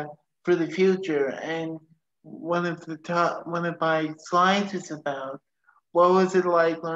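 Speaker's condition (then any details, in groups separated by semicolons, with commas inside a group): Cerebral palsy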